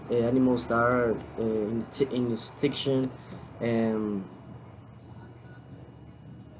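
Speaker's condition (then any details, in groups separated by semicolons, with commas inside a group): No condition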